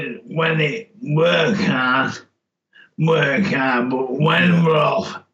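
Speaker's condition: Motor neurone disease; speech change noticeable by time of diagnosis, frailer with weight loss then; cannot speak well

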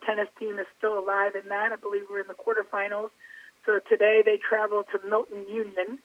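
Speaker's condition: No condition

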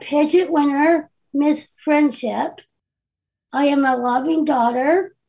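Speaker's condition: Down syndrome; voice donated to Google project understood to train Google personal assistants to recognize diverse speakers

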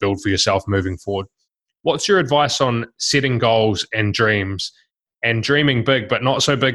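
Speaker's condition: No condition

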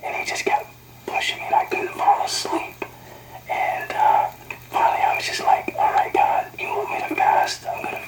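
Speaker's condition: Young onset Parkinson's; speaks into amplifier

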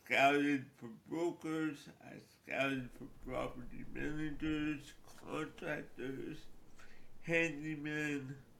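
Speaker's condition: Cerebral palsy; cerebral palsy since childhood

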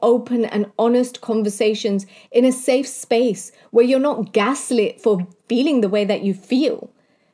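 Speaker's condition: No condition

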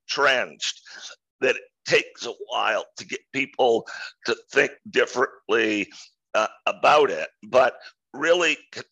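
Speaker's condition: Spasmodic dysphonia; rare neurological voice disorder affecting only speech, no known cause or cure, sudden onset about 10 years ago; throat muscles spasm, squeeze, contract and overfire when talking, speaking difficult, initially talked less to protect voice

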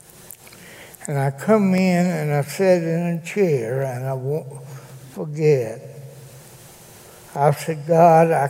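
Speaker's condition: Cerebral palsy; still able to speak

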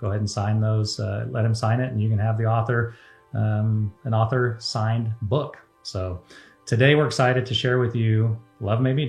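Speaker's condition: No condition

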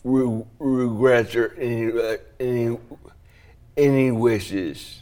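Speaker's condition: Traumatic brain injury, diffuse axonal injury

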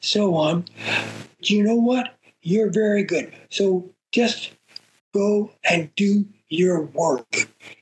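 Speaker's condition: Aphasia after stroke; stroke almost 5 years ago, resulting aphasia; says talking will be okay for the interview

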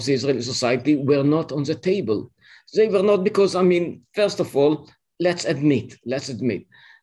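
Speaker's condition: No condition

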